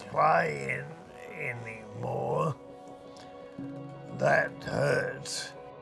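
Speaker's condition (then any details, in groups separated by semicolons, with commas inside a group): MND; first symptoms in speech; speech affected first, can no longer sing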